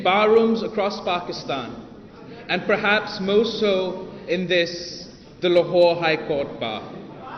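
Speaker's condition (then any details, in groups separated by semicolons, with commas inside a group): No condition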